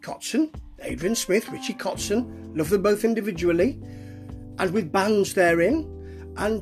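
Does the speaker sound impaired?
No.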